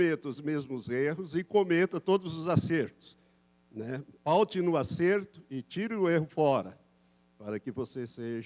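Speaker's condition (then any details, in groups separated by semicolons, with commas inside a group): No condition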